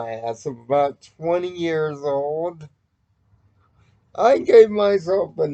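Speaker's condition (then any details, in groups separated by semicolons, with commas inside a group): Cerebral palsy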